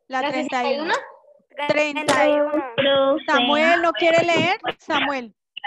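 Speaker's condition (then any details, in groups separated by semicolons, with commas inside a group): No condition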